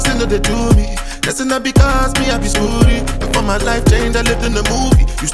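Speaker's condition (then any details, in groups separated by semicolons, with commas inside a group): No condition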